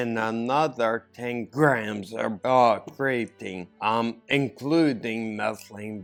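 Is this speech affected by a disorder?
Yes: ataxia.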